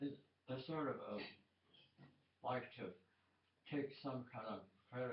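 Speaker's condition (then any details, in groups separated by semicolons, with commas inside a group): Tongue cancer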